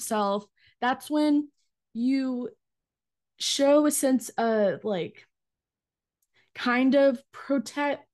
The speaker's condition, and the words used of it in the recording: Stuttering. I spoke and not worrying about what other people think about the way that I stumble on my name.